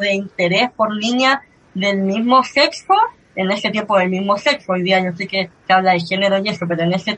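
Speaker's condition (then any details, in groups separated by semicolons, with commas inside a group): Cleft lip and palate; since early childhood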